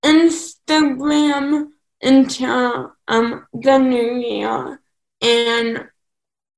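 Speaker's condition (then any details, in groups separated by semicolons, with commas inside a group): Cerebral palsy; some mental developmental delay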